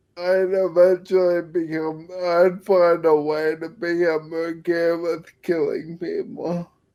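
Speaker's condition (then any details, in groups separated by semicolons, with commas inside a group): Friedreich's ataxia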